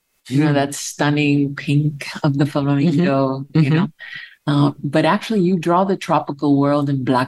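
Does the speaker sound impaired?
No.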